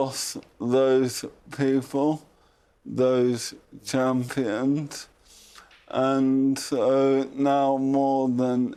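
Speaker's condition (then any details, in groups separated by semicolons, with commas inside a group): Motor neurone disease; about two years since diagnosis, uses wheelchair; sounds different now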